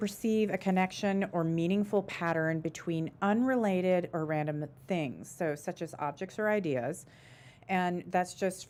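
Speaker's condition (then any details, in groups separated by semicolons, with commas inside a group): No condition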